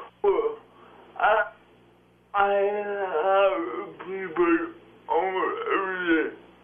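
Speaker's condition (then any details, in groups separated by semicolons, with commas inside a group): Cerebral palsy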